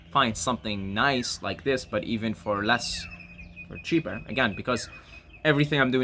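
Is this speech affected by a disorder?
No.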